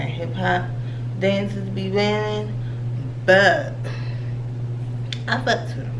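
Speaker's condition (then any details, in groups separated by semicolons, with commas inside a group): Cerebral palsy; from birth, left leg affected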